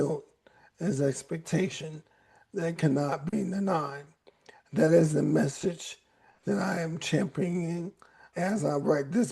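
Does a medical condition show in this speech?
Yes: ALS; onset in hands with cramping; 11 years since diagnosis, weekly physical therapy; voice raspy at times.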